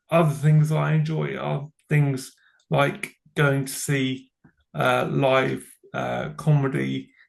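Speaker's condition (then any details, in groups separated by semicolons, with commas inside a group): Cerebral palsy; from birth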